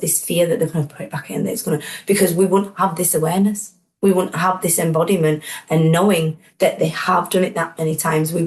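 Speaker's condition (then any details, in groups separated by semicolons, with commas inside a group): No condition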